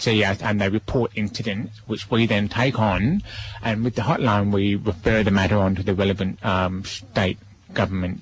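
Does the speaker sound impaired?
Yes: deafness; relies on lip reading host in studio, cannot hear music, only feels vibration.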